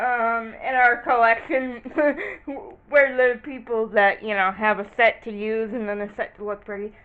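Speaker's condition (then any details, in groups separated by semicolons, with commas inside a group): Cerebral palsy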